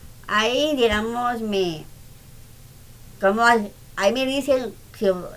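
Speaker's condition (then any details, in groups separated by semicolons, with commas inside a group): Down syndrome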